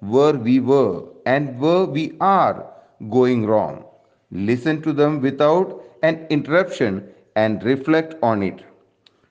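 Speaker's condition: No condition

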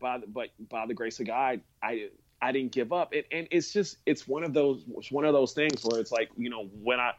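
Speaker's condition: Stutter; reports having overcome stutter and fear of it, gave TEDx talk on it; still describes self as someone who has a stutter; past struggles speaking in front of audiences, laughed at, practiced speech repeatedly before Glide church talk; repeated sounds

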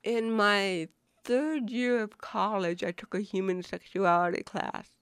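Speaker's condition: Cerebral palsy; grammatically correct

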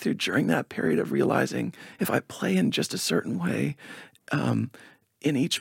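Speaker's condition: Spasmodic dysphonia; onset age 18, worsened over years, linked to singing training, Botox every 6 weeks offered, energy healing; lower voice less consistent, higher pitch more pinched but words get out

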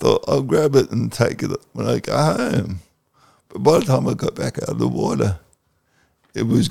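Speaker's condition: Cerebral palsy

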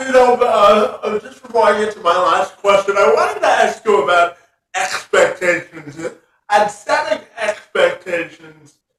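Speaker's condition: Cerebral palsy; severe

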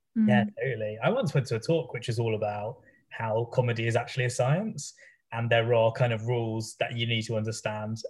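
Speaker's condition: No condition

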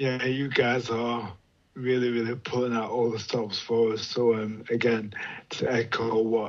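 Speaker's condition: Motor neuron disease; followed by MND, respiratory and long-term ventilation teams at Preston

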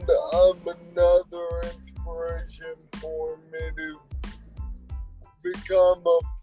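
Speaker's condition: Cerebral palsy; uses walker at school since about fourth grade

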